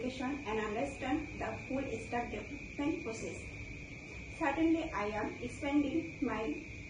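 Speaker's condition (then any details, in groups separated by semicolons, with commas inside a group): No condition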